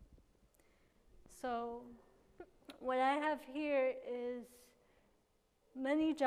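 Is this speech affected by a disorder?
Yes: cerebral palsy.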